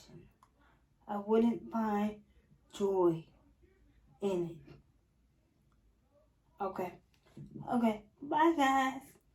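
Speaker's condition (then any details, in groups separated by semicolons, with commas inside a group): Spastic quadriplegic cerebral palsy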